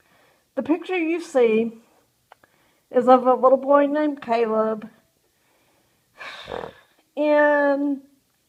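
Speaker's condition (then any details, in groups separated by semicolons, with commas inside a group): Cerebral palsy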